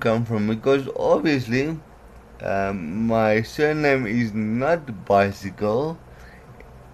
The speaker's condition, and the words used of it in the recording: Cerebral palsy. There's actually a reason why my voice sounds the way it does and why I can't always formulate the words correctly.